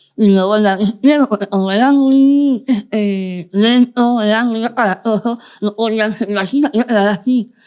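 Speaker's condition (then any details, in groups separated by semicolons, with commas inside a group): Moebius syndrome, congenital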